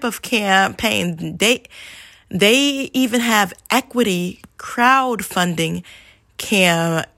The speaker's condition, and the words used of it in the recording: Stuttering. I am a stutterer, so I will stumble across some words, sometimes more than others, and it's okay.